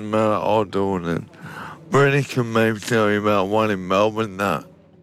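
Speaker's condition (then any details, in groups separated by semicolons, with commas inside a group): Motor neurone disease; sporadic motor neurone disease, deteriorating quickly; had treatment overseas, exploring TPS neuromodulation in Melbourne, twice-daily home device, nanocrystallized gold from Salt Lake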